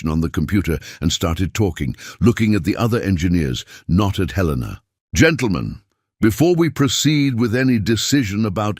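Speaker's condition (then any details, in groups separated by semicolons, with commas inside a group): No condition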